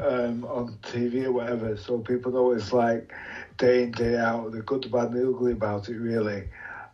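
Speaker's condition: Motor neuron disease; first physiotherapist Amy Parkes

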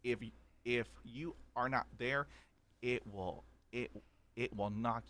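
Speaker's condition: Stuttering; stutter since about age 5 after shock and trauma, mute one year, 20 years speech therapy; age 51, over 40 years stuttering, still stutters, school speech therapy in Corpus Christi, Texas; stutter persists, blocks and repetitions since childhood, fluent when whispering, using accents or acting; repeated sounds, repeated words

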